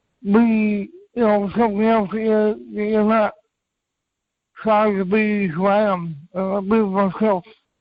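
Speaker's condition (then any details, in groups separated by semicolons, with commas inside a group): Cerebral palsy; from birth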